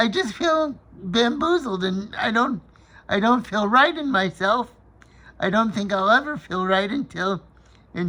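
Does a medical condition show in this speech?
Yes: cerebral palsy.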